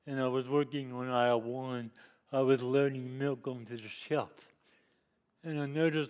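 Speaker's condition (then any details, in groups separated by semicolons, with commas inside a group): Cerebral palsy; lifelong disability since youth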